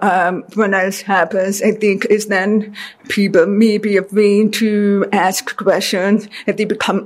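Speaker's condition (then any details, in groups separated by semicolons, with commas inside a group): Deafness; deaf since childhood, reads lips, needed classroom accommodations from kindergarten; speech therapy most of life with Mindy Kobomis, learning to talk, hear and pronounce words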